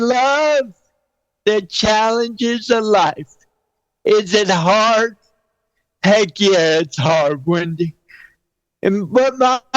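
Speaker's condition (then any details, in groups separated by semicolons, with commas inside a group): Cerebral palsy; present since birth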